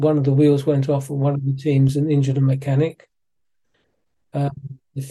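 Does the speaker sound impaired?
Yes: Parkinson's disease; exercise training with physiotherapist after moving back to UK.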